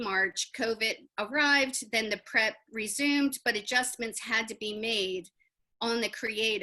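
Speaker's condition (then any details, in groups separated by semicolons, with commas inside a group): No condition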